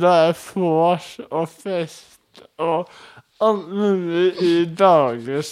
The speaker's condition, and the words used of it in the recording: Cerebral palsy. Jeg tror det har mye med talevanskene mine, og også det jeg har spørsmål som gjør at jeg noen ganger selv føler at jeg kan se ganske dum ut.